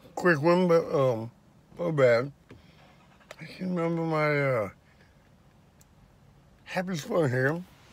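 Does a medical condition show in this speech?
Yes: dystonia.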